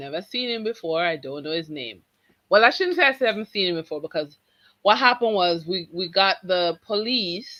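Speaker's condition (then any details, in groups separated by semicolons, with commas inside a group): No condition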